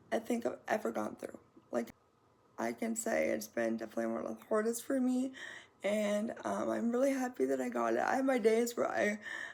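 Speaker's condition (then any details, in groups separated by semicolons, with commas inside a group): Cerebral palsy; muscle tightness, hip replacement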